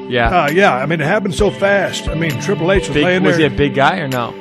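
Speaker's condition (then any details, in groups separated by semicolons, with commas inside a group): No condition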